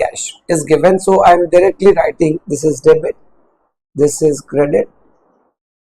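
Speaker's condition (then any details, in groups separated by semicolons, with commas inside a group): No condition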